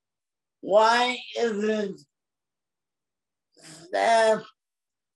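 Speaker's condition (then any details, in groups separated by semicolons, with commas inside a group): Cerebral palsy; uses motorized wheelchair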